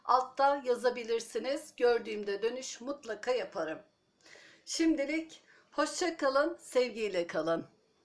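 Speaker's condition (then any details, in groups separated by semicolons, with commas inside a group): No condition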